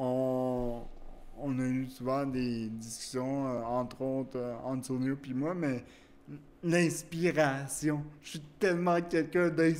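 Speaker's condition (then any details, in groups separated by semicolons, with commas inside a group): Cerebral palsy; wheelchair use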